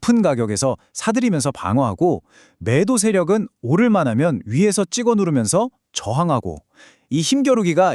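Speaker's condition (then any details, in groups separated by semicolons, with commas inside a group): No condition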